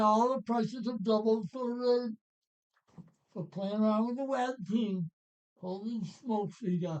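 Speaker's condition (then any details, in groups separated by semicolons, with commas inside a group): Parkinson's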